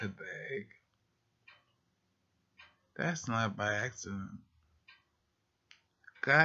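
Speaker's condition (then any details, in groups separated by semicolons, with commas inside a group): Multiple sclerosis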